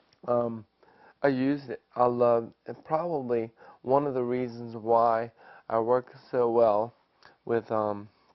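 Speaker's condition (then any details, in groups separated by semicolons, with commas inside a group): ALS; after diagnosis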